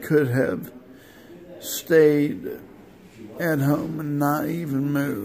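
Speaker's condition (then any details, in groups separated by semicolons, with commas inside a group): Multiple sclerosis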